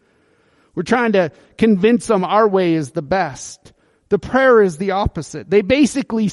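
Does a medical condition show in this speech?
No.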